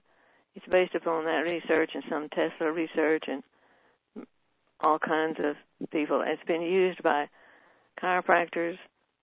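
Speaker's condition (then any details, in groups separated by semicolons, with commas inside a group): Parkinson's disease; tremor in right hand, stiff right fingers; using AO scanner technology, reports feeling better; shaky voice, voice getting better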